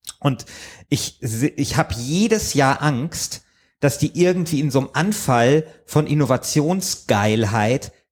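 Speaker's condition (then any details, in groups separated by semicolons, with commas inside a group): No condition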